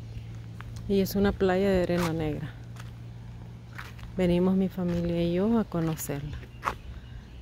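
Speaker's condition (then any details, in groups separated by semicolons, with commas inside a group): No condition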